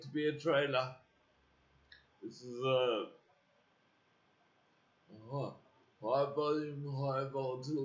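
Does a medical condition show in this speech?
Yes: cerebral palsy; uses wheelchair.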